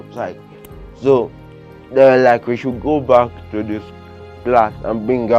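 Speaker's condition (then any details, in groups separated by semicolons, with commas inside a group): Cerebral palsy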